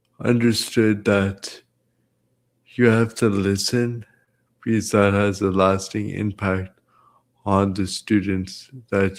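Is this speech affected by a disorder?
Yes: cerebral palsy; present from birth.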